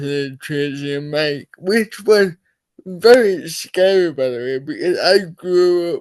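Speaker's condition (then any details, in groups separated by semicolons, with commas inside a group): Cerebral palsy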